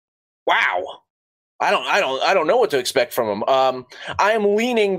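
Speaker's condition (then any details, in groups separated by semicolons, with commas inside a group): No condition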